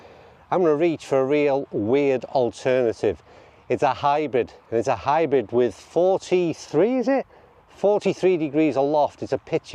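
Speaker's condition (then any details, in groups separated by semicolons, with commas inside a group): No condition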